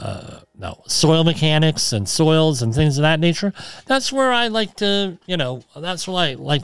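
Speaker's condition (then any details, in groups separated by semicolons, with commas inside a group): Cleft lip and palate; present since childhood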